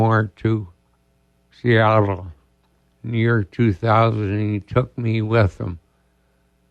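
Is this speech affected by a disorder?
Yes: ALS; diagnosed about two years ago.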